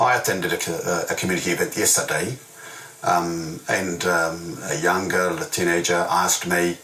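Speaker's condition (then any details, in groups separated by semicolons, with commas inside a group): No condition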